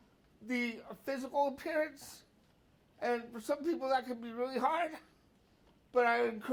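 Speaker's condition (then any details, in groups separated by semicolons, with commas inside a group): Cerebral palsy; brain cell damage at birth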